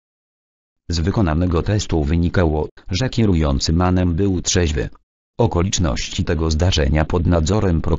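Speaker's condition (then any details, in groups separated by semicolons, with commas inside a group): No condition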